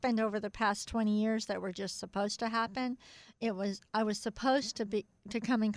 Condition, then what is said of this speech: Cleft palate. Right now, I mean, this is not easy for me to do a radio interview.